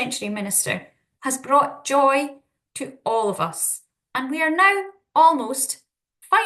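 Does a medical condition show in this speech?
No.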